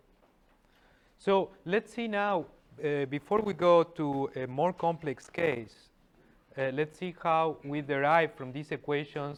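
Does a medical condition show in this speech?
No.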